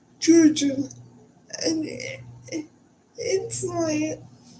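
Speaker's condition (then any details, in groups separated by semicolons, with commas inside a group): Cerebral palsy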